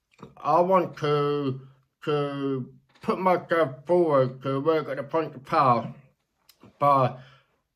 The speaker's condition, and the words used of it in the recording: Deafness. Um, and then when he responds, um, his speech is incredible.